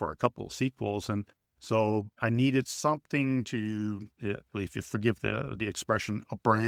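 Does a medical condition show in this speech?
No.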